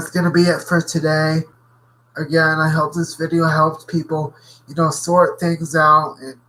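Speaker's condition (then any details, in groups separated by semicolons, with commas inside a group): Cerebral palsy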